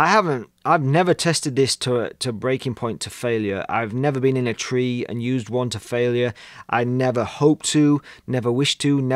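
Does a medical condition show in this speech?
No.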